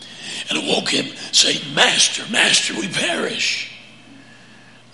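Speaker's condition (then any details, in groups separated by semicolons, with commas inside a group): Laryngeal cancer; cancer recurred at fourth three-month checkup, laryngectomy scheduled, no spread on MRI, PET scans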